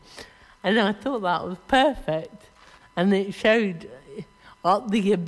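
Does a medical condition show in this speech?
Yes: cerebral palsy.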